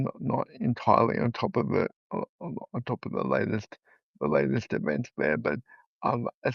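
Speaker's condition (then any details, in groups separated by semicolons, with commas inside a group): Cerebral palsy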